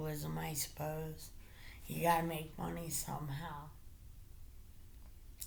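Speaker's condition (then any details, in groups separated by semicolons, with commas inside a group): Brain injury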